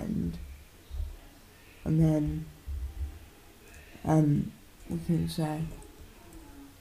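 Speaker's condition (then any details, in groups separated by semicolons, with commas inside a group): Cerebral palsy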